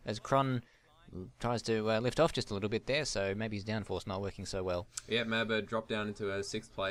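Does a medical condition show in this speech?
No.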